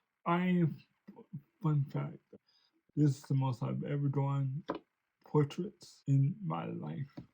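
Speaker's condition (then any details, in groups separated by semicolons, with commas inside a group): Cerebral palsy; since birth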